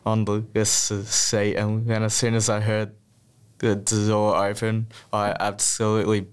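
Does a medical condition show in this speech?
Yes: stutter; childhood stutter, therapy grades 1-4, smooth speech at Box Hill Clinic 2 years from 14-15; here repeated sounds.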